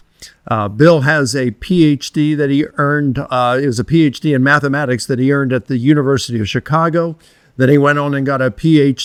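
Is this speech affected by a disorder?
No.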